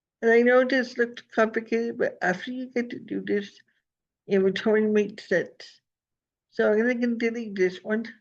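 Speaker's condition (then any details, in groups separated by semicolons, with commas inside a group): Cerebral palsy; present from birth; first talked around age five, atypical speech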